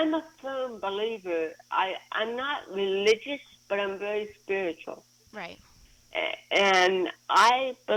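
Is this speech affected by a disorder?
Yes: cerebral palsy.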